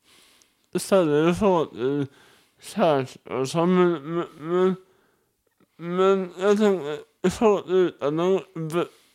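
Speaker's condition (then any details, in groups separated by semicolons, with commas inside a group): Cerebral palsy; wheelchair user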